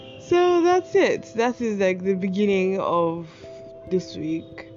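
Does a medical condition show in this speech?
No.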